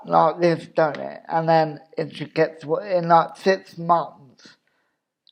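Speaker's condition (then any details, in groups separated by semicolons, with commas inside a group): Cerebral palsy; obvious speech impediment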